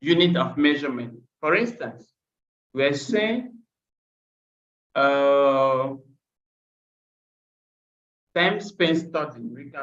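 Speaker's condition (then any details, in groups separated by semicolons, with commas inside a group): No condition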